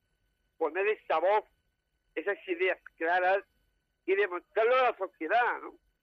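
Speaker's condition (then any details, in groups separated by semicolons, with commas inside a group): Down syndrome; genetic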